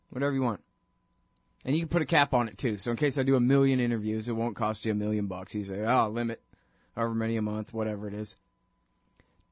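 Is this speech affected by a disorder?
No.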